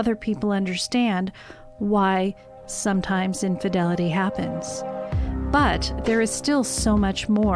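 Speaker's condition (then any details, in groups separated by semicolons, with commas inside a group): No condition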